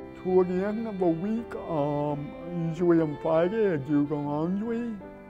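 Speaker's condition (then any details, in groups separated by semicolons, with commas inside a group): Cerebral palsy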